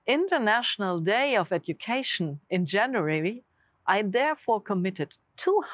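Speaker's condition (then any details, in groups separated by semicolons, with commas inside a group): No condition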